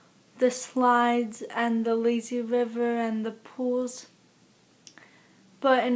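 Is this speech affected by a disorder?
Yes: cerebral palsy.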